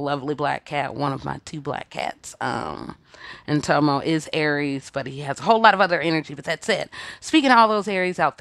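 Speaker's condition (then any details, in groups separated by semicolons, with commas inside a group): No condition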